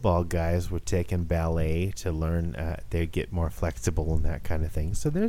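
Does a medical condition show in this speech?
No.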